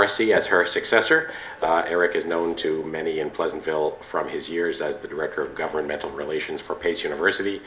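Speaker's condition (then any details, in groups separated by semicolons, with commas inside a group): No condition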